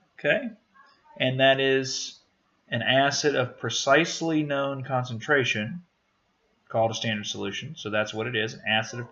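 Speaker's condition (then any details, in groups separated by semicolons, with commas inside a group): No condition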